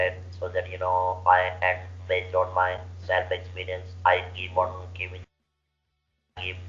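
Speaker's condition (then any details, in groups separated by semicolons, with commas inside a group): Laryngeal cancer surgery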